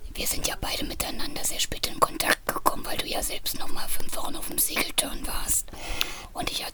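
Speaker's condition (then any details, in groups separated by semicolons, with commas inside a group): Voice disorder after laryngeal cancer, radiation scarring of vocal folds; laryngeal cancer treated with radiation and chemotherapy, vocal cord scarring from radiation, swallowing disorder; vocal cord problems, voice somewhat quieter, audibly affected, recording volume turned up high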